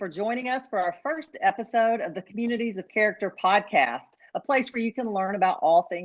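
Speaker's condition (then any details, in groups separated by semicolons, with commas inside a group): No condition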